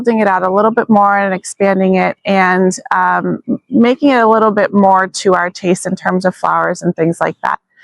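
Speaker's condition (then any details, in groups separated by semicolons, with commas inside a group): No condition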